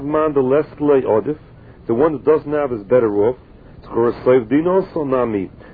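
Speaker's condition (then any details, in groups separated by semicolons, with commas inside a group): No condition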